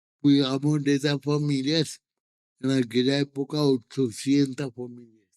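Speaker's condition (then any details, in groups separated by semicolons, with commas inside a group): Cerebral palsy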